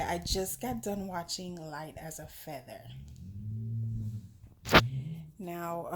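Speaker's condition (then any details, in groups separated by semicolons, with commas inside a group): No condition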